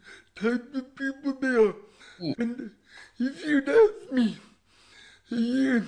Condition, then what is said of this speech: Cerebral palsy. Because you don't normally see, like, you don't normally hear a voice like mine on a